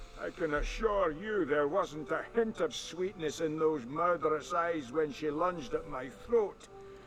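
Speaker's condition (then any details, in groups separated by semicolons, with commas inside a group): No condition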